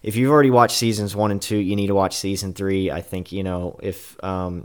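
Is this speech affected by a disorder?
No.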